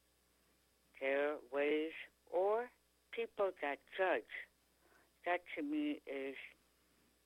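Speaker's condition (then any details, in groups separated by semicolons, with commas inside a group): Tongue cancer; after surgery could not speak or swallow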